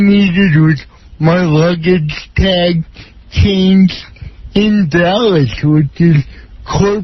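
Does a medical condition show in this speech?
Yes: cerebral palsy; speech impairment, speaks very slowly.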